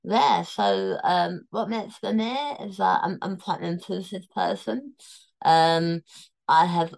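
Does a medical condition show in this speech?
Yes: tongue cancer, near-total glossectomy; stage 4 tongue cancer, near-total tongue removal, 5 millimeters left, temporary tracheostomy, immunotherapy around surgery; cancer free, eats liquid and pureed foods.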